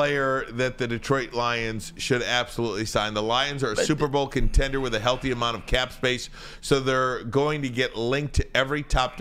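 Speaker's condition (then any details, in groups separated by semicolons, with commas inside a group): No condition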